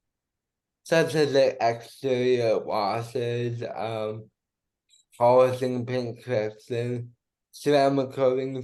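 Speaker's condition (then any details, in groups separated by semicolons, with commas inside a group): Cerebral palsy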